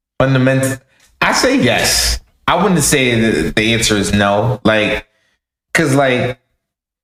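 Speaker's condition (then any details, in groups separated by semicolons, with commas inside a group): No condition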